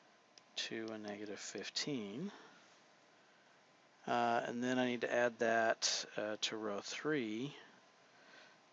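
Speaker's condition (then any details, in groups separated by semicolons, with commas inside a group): No condition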